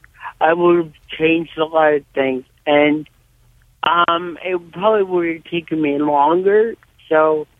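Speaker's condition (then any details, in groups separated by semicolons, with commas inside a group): Cerebral palsy; severe cerebral palsy from birth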